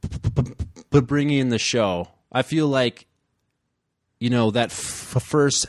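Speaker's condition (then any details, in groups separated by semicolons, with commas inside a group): Stuttering; mostly managed without purposeful strategies for most of life; more fluent reading; repeated sounds, prolonged sounds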